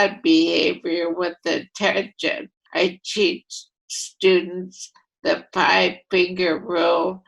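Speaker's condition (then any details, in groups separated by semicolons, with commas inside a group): Primary lateral sclerosis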